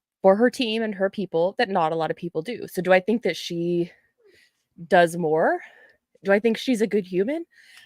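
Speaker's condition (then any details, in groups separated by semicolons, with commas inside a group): No condition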